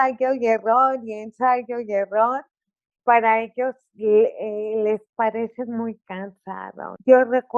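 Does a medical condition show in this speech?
Yes: cerebral palsy; articulation affected.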